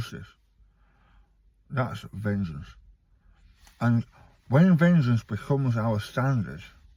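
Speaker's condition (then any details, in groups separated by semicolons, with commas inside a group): Stage 4 tongue cancer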